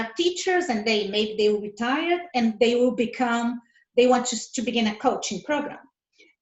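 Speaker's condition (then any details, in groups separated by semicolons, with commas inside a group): No condition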